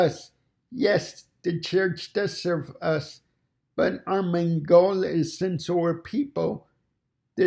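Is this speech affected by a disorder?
Yes: cerebral palsy; fine motor impairment.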